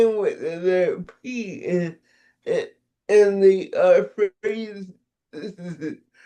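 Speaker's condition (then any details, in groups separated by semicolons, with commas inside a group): Cerebral palsy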